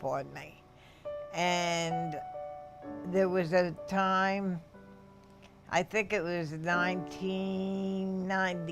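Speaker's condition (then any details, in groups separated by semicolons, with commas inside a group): Parkinson's disease; developed after earlier mental illness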